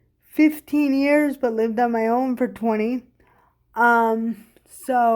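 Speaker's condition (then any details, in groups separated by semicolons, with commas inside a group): Cerebral palsy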